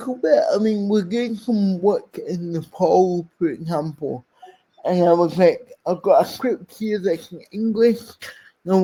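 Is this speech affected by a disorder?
Yes: cerebral palsy; speech impairment.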